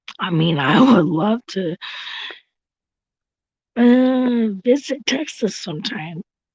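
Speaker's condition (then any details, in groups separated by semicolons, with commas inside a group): Cerebral palsy; tracheotomy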